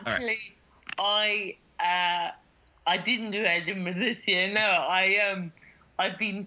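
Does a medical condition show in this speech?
Yes: cerebral palsy; cerebral palsy since childhood.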